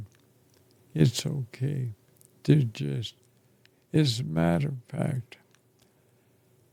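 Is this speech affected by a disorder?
Yes: ALS; affects chest and throat.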